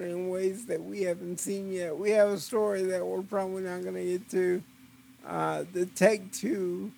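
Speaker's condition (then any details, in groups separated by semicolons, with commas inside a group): Cerebral palsy; difficulty focusing in VR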